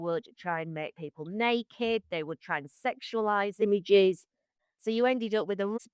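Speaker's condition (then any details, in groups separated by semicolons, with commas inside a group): No condition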